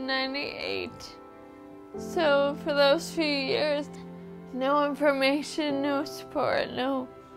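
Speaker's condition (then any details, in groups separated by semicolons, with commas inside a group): Friedreich's ataxia; 24 years since diagnosis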